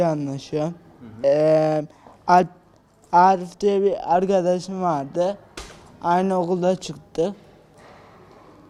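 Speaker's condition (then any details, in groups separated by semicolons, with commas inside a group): Cerebral palsy; premature birth, about 18 operations; wheelchair user, now stepping, intensive physiotherapy, occupational therapy; previously nonverbal, now speaks with everyone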